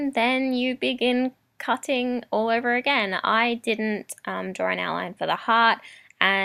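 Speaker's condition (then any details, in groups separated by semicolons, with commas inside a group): No condition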